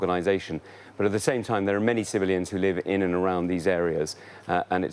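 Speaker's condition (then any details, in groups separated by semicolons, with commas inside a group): No condition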